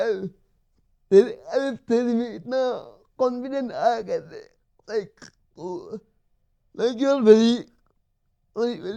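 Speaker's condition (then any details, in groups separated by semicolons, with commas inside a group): Cerebral palsy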